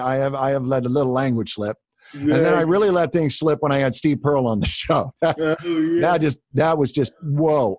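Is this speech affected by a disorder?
No.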